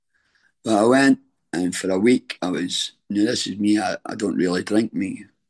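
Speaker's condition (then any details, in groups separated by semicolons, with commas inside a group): Throat cancer treatment effects; deep voice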